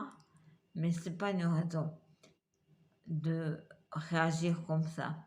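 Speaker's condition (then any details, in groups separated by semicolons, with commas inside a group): Multiple sclerosis; uses wheelchair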